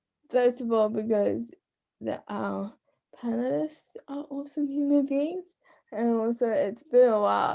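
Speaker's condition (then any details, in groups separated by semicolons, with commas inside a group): Cerebral palsy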